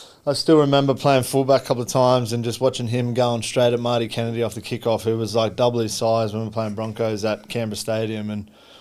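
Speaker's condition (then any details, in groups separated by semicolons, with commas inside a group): No condition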